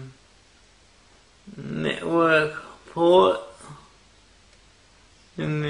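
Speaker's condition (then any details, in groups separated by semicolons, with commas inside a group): Cerebral palsy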